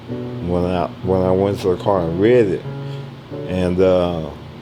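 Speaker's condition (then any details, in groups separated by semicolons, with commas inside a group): ALS; diagnosed at 27, about 4 years, cannot walk or eat independently; speech progressively lost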